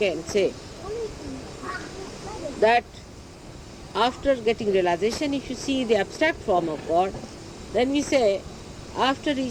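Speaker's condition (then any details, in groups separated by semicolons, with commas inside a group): No condition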